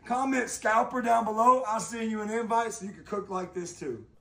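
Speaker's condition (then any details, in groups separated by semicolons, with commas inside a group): No condition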